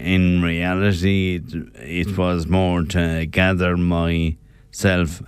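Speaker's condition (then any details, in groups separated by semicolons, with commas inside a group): Motor neurone disease; very slowly progressing semi-benign variant, normal life expectancy, diagnosed by professor Orla Hardiman at Beaumont; symptoms over five years, diagnosed last year, semi-stable, unsteady on feet, less progressed than others; slurred voice, sounds drunk, voice change followed balance problems, deliberate pauses while speaking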